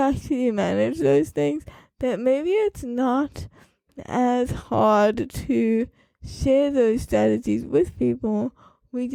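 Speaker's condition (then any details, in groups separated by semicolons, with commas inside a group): Cerebral palsy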